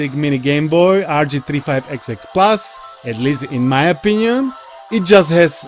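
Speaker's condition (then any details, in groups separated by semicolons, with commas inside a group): No condition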